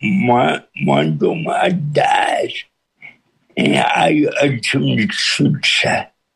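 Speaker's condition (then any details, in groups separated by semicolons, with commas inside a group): Cerebral palsy with speech impediment; congenital cerebral palsy; speech impediment since birth, hard to understand at first, pastor John Hayes feared nobody could understand, listeners adjust within minutes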